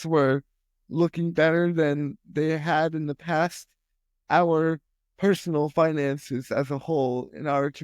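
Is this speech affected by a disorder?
Yes: spastic quadriplegic cerebral palsy.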